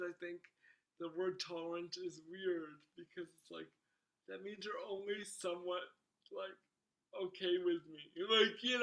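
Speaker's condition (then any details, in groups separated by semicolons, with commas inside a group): Cerebral palsy; wheelchair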